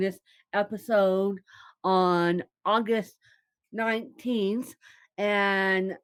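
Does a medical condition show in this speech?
Yes: cerebral palsy, mixed, moderate.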